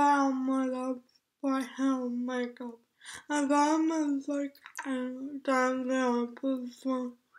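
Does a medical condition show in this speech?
Yes: cerebral palsy; speech therapy in school, plus occupational and physical therapy.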